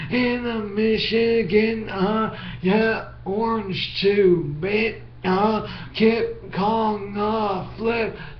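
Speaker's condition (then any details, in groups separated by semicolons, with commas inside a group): Brain injury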